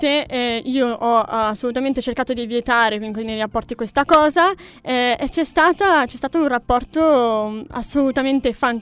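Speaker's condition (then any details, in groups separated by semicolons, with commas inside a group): Deafness with cochlear implant; deaf from birth in right ear, congenital cytomegalovirus, 2-hour surgery in 2006, 15-stitch scar left head; wears cochlear implant since 2006, external part similar to hearing aid; documented as deaf-mute but speaks plenty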